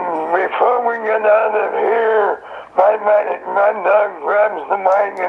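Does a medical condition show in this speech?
Yes: throat cancer.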